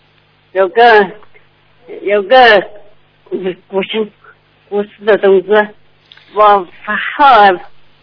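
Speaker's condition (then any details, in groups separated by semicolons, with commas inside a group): Speech impairment; physical condition with speech impairment, wheelchair user; speech not clear at present, host advises writing a letter, caller says speaking poorly, then slightly better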